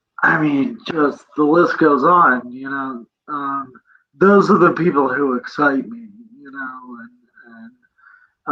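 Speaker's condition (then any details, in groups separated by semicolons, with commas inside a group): Cerebral palsy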